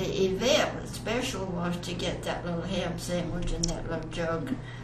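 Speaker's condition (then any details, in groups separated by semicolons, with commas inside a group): Parkinson's; onset many years earlier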